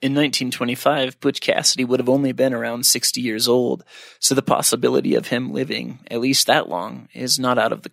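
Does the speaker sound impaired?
No.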